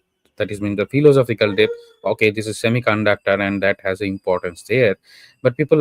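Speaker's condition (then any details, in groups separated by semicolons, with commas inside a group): No condition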